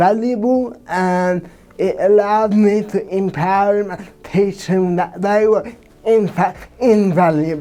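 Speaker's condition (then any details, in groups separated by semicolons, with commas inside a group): Cerebral palsy; from birth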